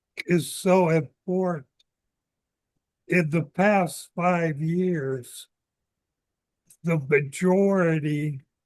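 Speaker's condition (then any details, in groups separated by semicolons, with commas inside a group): ALS; seventh year of disease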